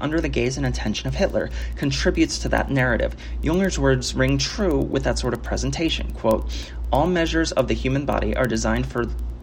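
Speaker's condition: No condition

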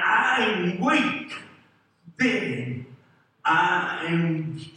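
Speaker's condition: Cerebral palsy; from birth

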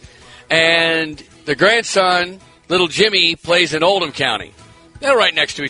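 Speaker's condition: No condition

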